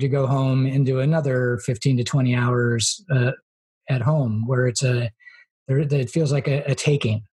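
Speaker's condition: No condition

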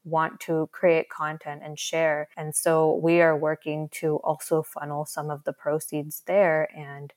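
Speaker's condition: No condition

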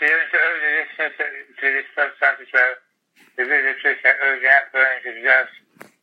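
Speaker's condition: Tongue cancer, glossectomy, most of tongue removed; terminal, sent home to die after 2 weeks in hospice, pain under control, noisy machine

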